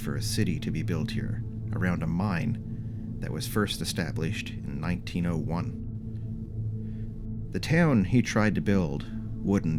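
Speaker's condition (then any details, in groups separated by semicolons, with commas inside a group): No condition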